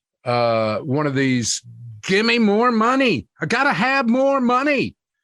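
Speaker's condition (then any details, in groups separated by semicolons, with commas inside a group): No condition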